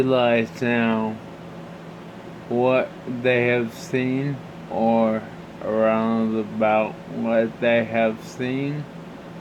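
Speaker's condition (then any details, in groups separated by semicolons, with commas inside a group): Brain injury (brain shearing)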